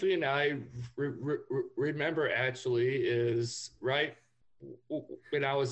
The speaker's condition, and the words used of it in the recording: Stuttering. And so when I have to introduce myself, that's always a big moment of anxiety, just because I know it's going to happen.